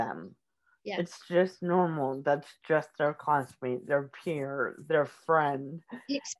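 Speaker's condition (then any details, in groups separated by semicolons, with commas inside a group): Cerebral palsy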